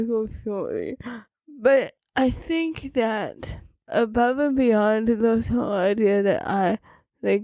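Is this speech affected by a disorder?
Yes: cerebral palsy; lifelong, spasticity in legs.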